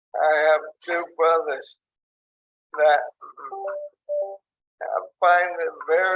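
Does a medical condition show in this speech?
Yes: ALS; onset in hands and arms, tracheostomy.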